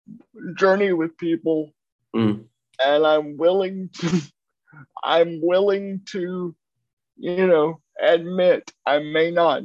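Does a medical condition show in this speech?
Yes: cerebral palsy; uses a wheelchair, moves at a slow pace.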